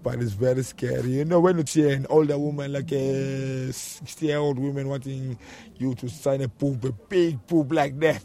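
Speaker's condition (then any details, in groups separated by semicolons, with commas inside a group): Stuttering; stutter since early childhood, formerly double and quadruple stutterer; ongoing stutter, one front tooth missing; no stutter when rapping, quirky staccato rap delivery, formerly fluent only singing or praying aloud; repeated sounds, prolonged sounds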